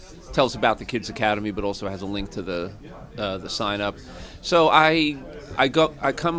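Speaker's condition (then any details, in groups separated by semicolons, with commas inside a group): No condition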